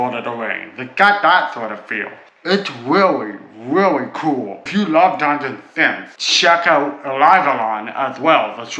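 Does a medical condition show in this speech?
Yes: cerebral palsy.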